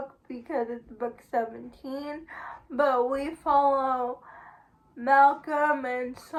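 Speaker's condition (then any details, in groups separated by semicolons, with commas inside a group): Cerebral palsy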